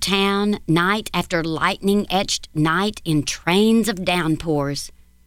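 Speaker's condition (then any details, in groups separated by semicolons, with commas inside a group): No condition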